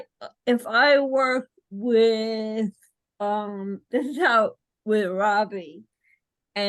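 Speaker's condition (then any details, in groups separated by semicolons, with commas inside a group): Cerebral palsy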